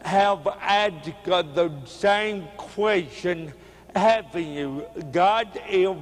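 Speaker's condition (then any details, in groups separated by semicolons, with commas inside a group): Cerebral palsy; speech hard to understand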